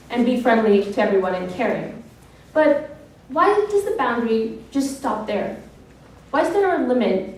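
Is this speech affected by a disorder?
No.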